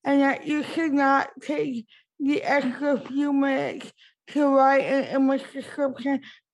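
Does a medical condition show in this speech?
Yes: cerebral palsy; wheelchair user, impaired speech since childhood.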